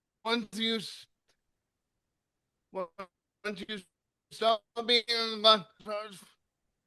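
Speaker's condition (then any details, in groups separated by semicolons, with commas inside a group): Cerebral palsy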